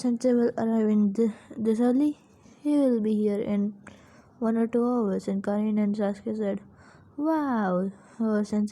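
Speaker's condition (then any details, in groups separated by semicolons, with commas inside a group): No condition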